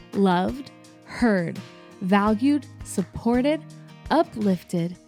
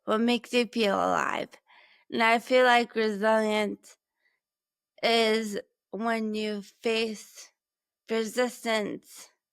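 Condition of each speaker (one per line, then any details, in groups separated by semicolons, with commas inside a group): No condition
Brain injury; six and a half years since injury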